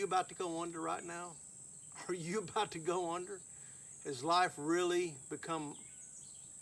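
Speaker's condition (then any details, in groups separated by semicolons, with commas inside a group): No condition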